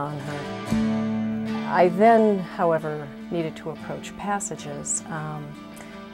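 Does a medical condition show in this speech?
No.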